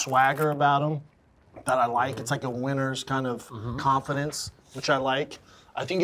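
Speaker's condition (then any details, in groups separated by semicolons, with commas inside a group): No condition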